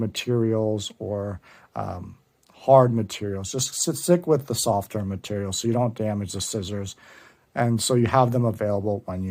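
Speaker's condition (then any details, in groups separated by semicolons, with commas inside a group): No condition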